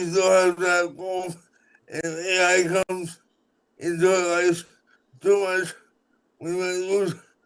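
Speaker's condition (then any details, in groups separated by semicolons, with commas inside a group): Cerebral palsy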